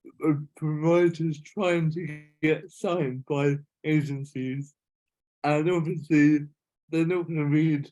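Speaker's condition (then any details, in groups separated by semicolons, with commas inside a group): Cerebral palsy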